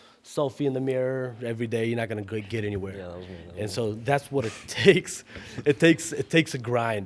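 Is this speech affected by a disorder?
No.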